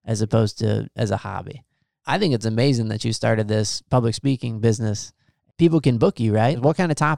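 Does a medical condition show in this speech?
No.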